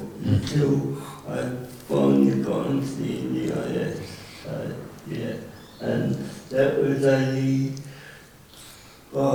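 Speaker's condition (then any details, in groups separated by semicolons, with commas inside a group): Cerebral palsy; present since birth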